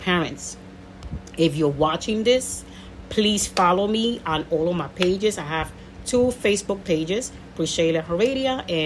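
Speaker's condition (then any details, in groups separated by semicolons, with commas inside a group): No condition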